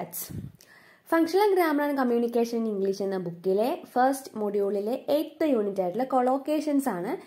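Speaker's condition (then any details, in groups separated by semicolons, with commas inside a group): No condition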